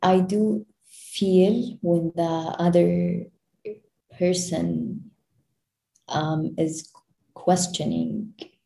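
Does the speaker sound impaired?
Yes: stuttering; onset in fourth grade, around age 9-10; after speech program combining therapy and group support; gets stuck, blocks, speaks much better now, confident, moves on after getting stuck; here prolonged sounds.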